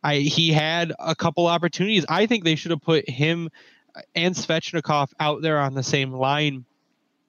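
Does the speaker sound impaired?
No.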